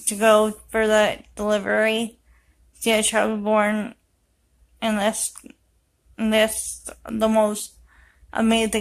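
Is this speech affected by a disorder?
Yes: cerebral palsy; affects walking.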